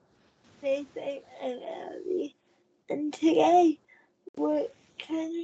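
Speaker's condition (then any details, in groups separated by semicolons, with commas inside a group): Cerebral palsy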